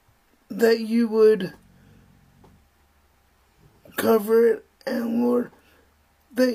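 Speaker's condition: Spastic cerebral palsy; present from birth, uses wheelchair

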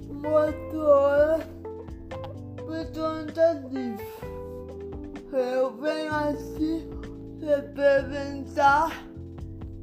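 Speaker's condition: Cerebral palsy; motor cerebral palsy sequelae

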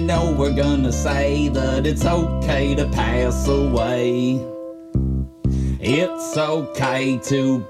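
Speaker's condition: No condition

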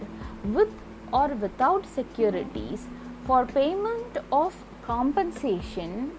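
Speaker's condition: No condition

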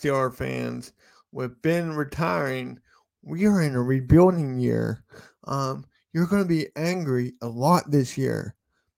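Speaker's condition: Cerebral palsy

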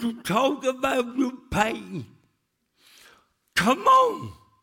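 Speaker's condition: Cerebral palsy; still talks funny

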